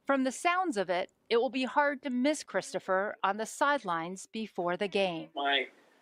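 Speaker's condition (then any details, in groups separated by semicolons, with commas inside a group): No condition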